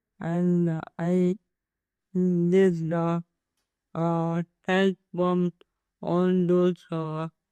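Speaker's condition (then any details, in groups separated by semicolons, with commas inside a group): Amyotrophic lateral sclerosis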